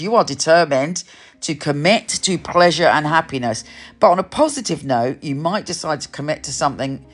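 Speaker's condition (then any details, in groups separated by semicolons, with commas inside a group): No condition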